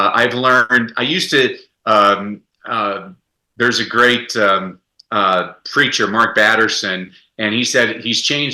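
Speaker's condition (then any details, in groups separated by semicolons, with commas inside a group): No condition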